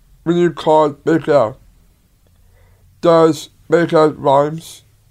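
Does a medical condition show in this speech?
Yes: Down syndrome; low muscle tone, poor balance, delayed reaction time, took 6 years to learn bike riding.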